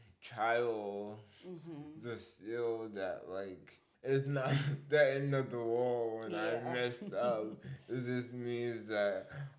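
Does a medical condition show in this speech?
Yes: cerebral palsy.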